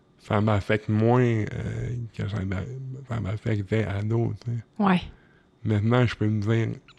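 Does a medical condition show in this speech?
Yes: cerebral palsy.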